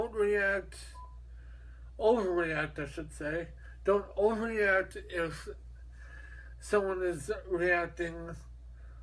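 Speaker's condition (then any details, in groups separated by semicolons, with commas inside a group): Mobius syndrome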